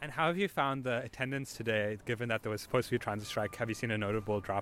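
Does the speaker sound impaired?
No.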